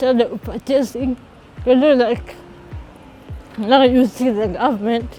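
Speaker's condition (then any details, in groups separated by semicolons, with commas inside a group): Cerebral palsy; since birth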